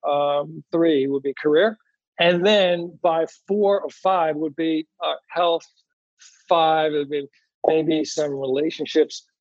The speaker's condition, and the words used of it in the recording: Aphasia. The type of aphasia I have now is uh, uh was what is called anomia aphasia, which is basically, sometimes I go through where I'm talking to you, or or I don't, I,